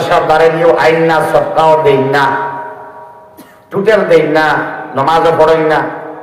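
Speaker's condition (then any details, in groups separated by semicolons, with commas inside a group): No condition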